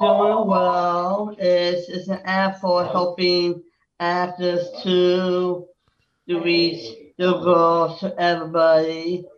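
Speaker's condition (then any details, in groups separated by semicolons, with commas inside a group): Down syndrome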